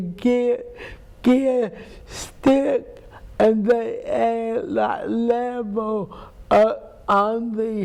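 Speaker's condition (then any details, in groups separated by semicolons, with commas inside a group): Cerebral palsy; speech impairment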